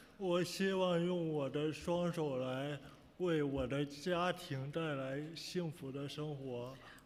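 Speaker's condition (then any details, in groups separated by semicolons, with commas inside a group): Cerebral palsy; speech impediment, needs extra time, uses interpreter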